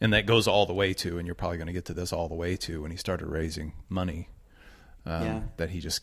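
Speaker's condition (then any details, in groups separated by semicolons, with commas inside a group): No condition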